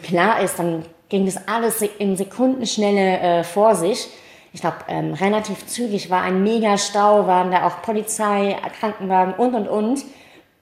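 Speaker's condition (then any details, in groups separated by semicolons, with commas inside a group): Cleft palate, mild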